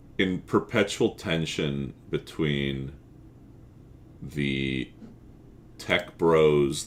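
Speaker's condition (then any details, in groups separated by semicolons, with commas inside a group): No condition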